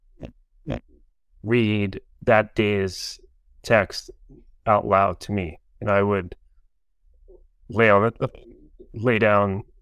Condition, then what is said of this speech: Stuttering. Reading out loud is actively very hard for me.